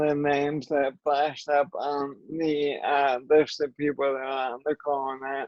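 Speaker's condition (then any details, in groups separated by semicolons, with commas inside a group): ALS; voice and hands affected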